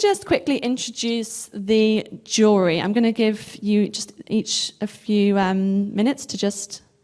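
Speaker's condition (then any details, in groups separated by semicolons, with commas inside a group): No condition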